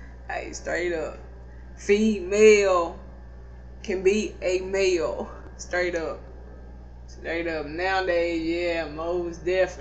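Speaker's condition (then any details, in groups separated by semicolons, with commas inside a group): Cerebral palsy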